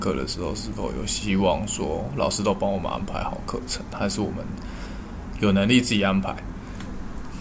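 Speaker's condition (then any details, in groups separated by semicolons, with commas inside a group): No condition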